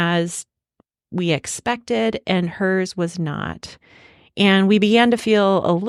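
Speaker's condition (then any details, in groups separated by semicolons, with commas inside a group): No condition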